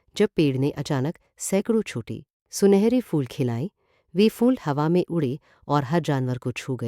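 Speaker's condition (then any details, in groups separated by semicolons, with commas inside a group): No condition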